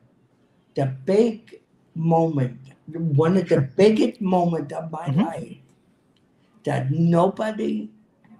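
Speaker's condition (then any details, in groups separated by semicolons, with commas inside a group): Cerebral palsy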